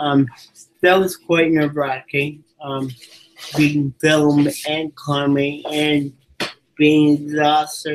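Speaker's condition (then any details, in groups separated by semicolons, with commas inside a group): Cerebral palsy; from birth, physical disability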